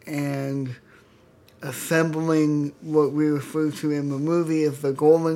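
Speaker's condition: Cerebral palsy; congenital

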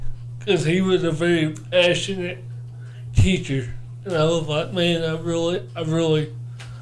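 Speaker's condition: Cerebral palsy; born not breathing

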